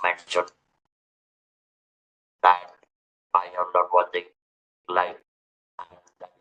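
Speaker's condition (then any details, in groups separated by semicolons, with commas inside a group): Throat cancer, electrolarynx user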